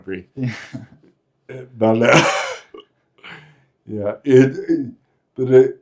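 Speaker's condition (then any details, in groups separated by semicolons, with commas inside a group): Friedreich's ataxia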